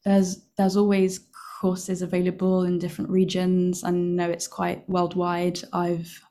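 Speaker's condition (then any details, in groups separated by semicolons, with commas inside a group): Stammer; onset with silent blocking, about 6 months saying nothing, McGuire program about 10 years ago; uses McGuire breathing technique, belt worn outside clothes as reminder to breathe deeply before speaking; stammer variable and changeable, began as silent blocks, relies on breathing technique; repeated words, blocks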